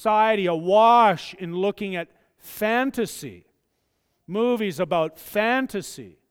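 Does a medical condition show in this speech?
No.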